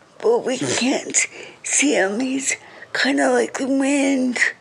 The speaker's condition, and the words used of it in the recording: Cerebral palsy. Again, I'm gonna let it read because my reading is really slow and I don't want my speech to get in the way of God's words.